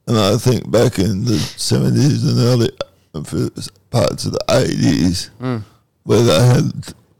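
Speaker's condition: Cerebral palsy

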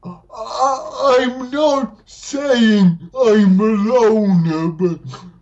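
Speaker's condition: Dysarthria; much improved through stand-up comedy, once barely intelligible, now occasionally not understood

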